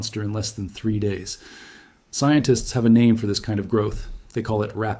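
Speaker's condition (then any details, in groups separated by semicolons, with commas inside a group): No condition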